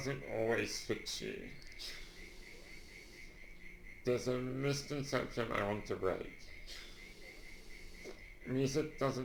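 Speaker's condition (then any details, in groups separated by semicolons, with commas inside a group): Duchenne muscular dystrophy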